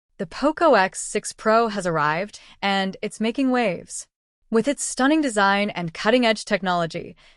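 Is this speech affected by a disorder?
No.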